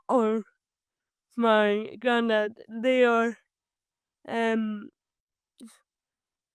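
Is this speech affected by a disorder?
Yes: cerebral palsy; from birth.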